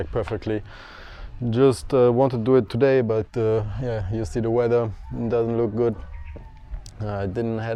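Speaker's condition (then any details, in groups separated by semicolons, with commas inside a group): No condition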